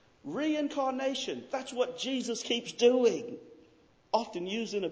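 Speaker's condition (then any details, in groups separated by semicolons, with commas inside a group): No condition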